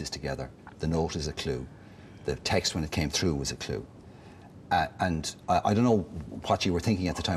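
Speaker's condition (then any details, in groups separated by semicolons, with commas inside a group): No condition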